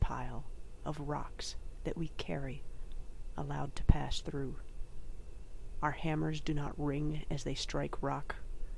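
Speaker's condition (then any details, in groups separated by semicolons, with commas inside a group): No condition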